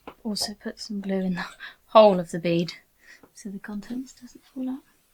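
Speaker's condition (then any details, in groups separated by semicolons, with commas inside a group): No condition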